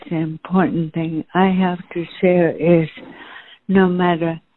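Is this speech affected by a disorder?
Yes: ALS; genetic, initially thought sporadic, first signs voice and breathing while singing, ENT scope and brain, throat MRI clean; about 3 years since diagnosis, still dancing in advanced classes, getting harder; breathing changed while singing, could not sing, lost voice for teaching.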